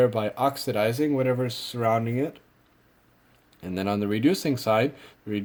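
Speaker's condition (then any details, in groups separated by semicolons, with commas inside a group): No condition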